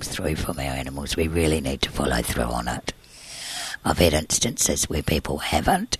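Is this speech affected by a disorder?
Yes: tracheostomy and scarred vocal cord, laryngeal cysts, surgical vocal cord scarring; congenital laryngeal cysts, tracheostomy 3 weeks to 15, reinserted 18, cyst surgery 20 Green Lane Hospital; breathes through tracheostomy tube, airway very narrow from surgery, one vocal cord scarred; voice sounds different, presses on tracheostomy tube, later surgery left voiceless eight months, used voice machine.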